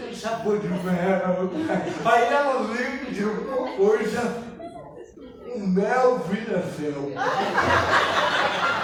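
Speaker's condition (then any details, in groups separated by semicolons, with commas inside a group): Cerebral palsy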